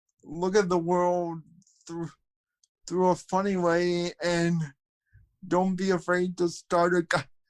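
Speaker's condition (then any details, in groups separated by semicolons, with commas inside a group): Cerebral palsy, spastic quadriplegia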